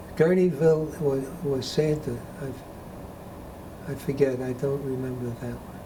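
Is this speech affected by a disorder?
Yes: Parkinson's disease; very poor memory.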